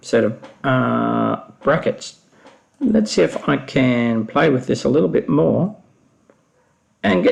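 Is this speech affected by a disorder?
No.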